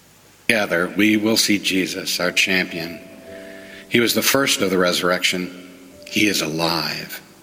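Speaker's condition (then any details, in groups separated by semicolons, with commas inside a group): No condition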